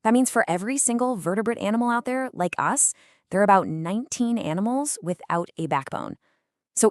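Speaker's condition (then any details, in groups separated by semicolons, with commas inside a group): No condition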